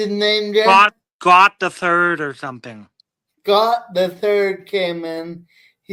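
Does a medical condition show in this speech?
Yes: cerebral palsy.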